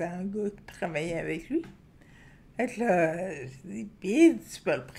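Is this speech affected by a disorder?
Yes: Friedreich's ataxia.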